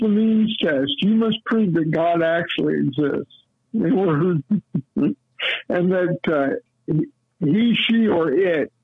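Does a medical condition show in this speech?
Yes: cerebral palsy; lifelong.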